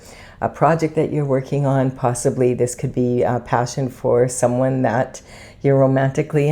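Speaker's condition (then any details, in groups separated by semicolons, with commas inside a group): No condition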